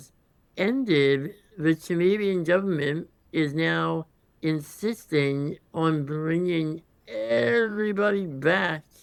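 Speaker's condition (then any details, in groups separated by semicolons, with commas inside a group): Congenital muscular dystrophy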